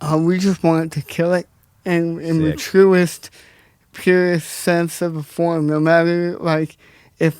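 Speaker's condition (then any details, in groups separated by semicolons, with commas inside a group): Cerebral palsy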